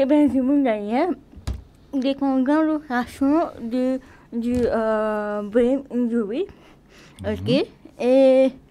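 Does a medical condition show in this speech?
Yes: cerebral palsy.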